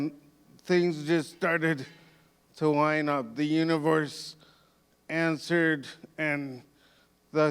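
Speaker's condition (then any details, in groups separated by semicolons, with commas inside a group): Cerebral palsy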